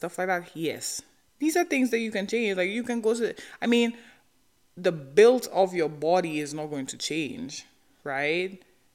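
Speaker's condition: No condition

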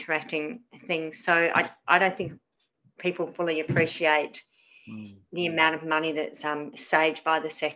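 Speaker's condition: Cleft palate; lots of childhood speech therapy

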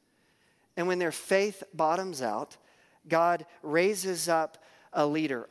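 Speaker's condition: No condition

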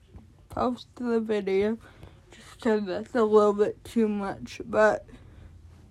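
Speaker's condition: Cerebral palsy; born addicted

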